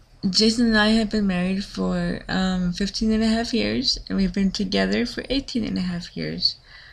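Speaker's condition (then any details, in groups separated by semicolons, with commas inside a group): Cerebral palsy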